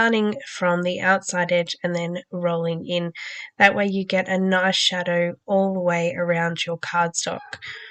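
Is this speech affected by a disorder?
No.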